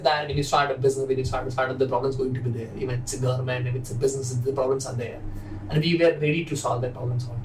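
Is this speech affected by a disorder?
No.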